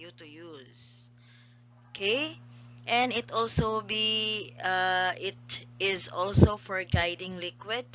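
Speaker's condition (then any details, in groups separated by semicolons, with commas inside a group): No condition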